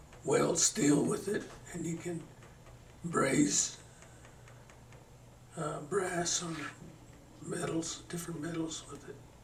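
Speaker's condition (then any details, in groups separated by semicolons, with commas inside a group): Parkinson's; slowing down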